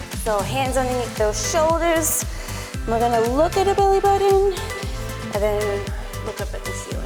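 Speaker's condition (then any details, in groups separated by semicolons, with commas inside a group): No condition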